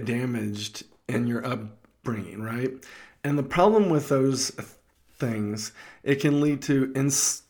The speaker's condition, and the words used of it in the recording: Stuttering. Like, yo, I'm a stutterer, and I'm communicating to you.